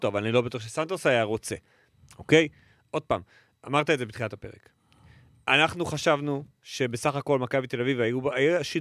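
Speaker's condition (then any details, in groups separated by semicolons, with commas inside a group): No condition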